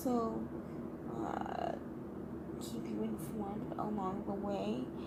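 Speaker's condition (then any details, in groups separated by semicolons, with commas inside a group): Cerebral palsy, triplegia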